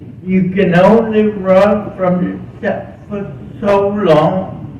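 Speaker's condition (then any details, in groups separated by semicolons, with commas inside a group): Cerebral palsy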